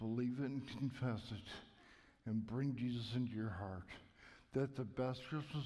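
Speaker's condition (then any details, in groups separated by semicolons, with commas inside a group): Cerebral palsy; may be hard to understand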